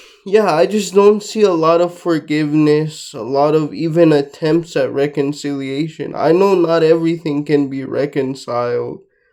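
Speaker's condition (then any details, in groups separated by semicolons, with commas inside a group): Cerebral palsy, mixed, mild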